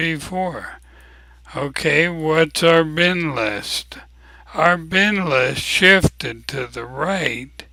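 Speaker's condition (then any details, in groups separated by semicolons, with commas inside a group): ALS; abnormally slow voice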